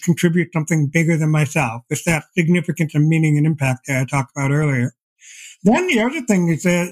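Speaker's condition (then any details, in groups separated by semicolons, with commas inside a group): Deafblindness; progressive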